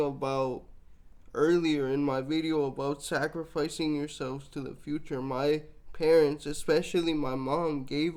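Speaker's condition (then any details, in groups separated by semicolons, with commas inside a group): Cerebral palsy, mixed, mild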